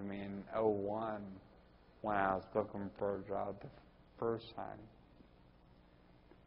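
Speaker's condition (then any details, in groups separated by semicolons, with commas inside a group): Ataxia; Friedreich's ataxia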